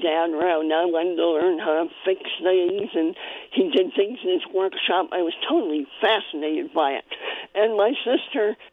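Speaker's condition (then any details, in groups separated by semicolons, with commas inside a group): Cleft palate; congenital cleft palate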